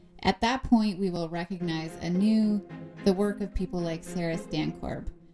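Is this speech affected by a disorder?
No.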